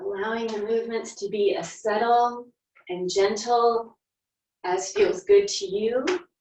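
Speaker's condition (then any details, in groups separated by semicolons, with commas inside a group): No condition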